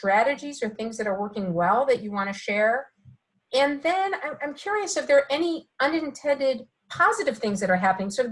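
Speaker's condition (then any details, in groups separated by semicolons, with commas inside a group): No condition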